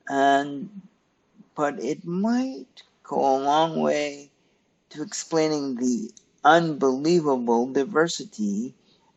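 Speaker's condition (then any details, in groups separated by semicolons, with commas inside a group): Cerebral palsy; stiff muscles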